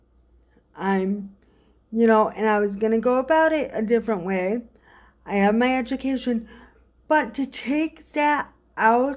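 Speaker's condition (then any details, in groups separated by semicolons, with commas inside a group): Cerebral palsy; from birth; speech difficulty when emotional, breathlessness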